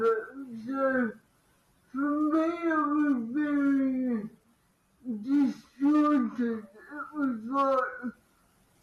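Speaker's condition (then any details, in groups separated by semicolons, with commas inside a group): Cerebral palsy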